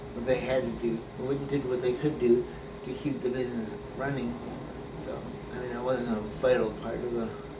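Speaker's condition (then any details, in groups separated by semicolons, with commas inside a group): Brain injury; memory greatly affected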